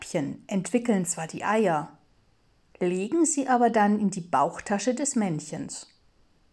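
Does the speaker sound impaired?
No.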